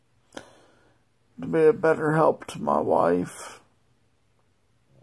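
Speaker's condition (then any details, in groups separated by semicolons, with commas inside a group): Multiple sclerosis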